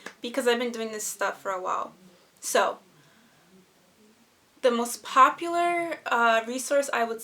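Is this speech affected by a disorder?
No.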